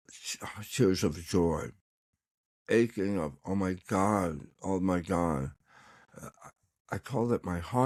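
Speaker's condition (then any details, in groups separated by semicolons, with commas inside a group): Tongue cancer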